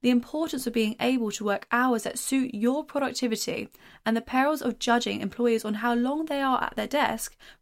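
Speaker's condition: No condition

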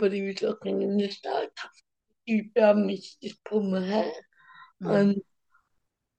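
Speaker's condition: Cerebral palsy; from birth, brain oxygen starvation, suction delivery, born medically dead, revived, slight form, mild walking wobble; speech affected a little, daily speech therapy and physiotherapy at special needs school from age 2.5

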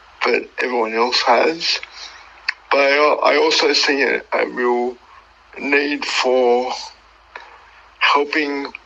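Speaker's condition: Cerebral palsy; died twice at birth

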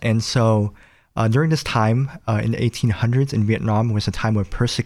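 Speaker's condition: Cleft palate; nose and lip

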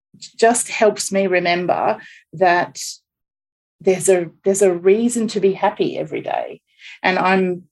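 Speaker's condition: No condition

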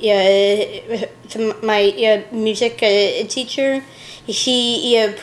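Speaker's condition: Down syndrome; age 34

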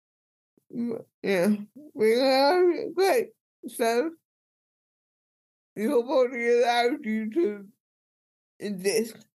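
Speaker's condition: Cerebral palsy; speech impediment

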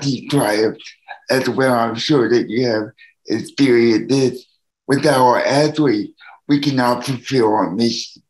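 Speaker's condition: Cerebral palsy; needs help from others

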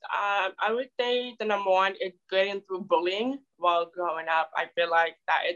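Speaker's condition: Deafness; speaks well

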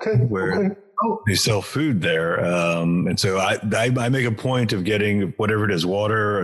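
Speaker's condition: No condition

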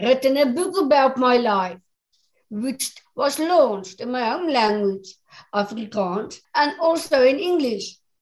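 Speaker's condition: Down syndrome; English is second language

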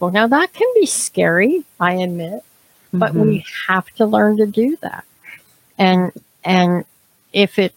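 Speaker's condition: Cleft palate, severe; unclear speech at school age

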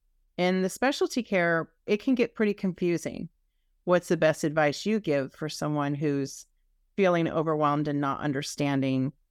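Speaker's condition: No condition

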